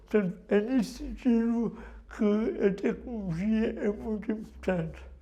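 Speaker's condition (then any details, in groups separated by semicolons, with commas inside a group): Cerebral palsy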